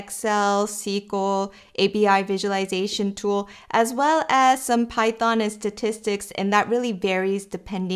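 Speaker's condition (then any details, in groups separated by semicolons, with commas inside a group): No condition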